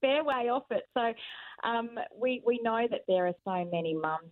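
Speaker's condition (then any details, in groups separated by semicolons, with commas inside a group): No condition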